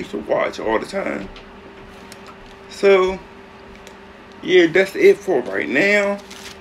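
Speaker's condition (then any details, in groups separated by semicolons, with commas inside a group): Cerebral palsy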